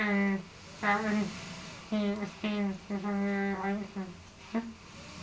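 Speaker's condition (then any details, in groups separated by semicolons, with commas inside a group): Facioscapulohumeral muscular dystrophy; tracheostomy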